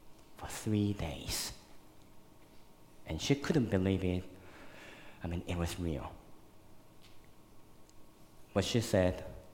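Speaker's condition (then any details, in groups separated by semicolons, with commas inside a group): Cleft lip and palate; congenital, very severe, born in Korea, 12 surgeries to date, one in junior high; one more surgery planned in a couple of years; could not suck breast milk as newborn, fed formula and cow milk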